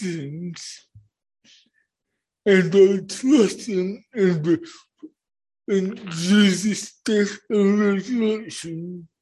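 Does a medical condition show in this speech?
Yes: cerebral palsy; born not breathing.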